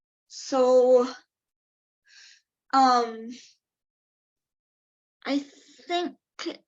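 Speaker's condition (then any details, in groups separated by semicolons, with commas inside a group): Cerebral palsy; affects all four limbs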